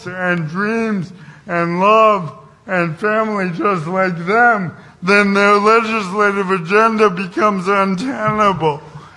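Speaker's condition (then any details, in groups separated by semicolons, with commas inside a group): ALS; described as fatal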